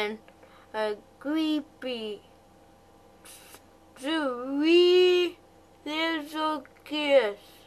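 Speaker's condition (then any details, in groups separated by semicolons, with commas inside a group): Cerebral palsy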